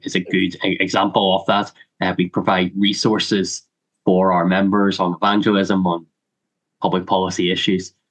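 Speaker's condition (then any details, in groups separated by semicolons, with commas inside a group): Cleft lip and palate; congenital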